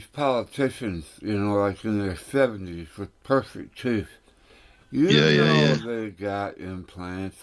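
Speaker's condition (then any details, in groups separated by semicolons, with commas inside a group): Tongue cancer; tongue tumor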